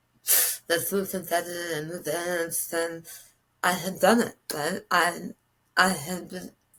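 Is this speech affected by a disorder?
Yes: tongue cancer with glossectomy.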